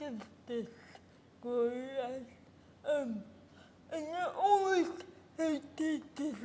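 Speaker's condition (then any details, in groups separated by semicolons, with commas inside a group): Cerebral palsy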